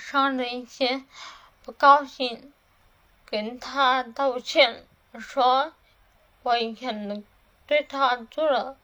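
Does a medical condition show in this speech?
Yes: cerebellar atrophy, hereditary; slurred speech first.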